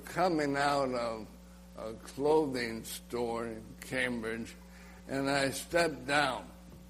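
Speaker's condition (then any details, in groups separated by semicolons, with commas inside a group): ALS; nerve disease attacking nerves and muscles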